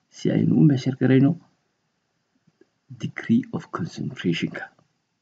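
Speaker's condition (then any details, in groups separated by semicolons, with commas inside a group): No condition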